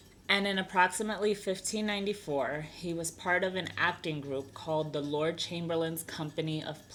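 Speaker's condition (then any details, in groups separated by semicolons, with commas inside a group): No condition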